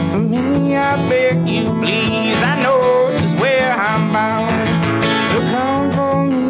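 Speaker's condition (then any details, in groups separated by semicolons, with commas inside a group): No condition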